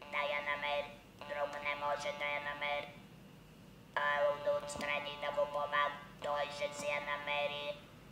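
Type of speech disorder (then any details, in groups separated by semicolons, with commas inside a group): Electrolarynx speech; electrolarynx user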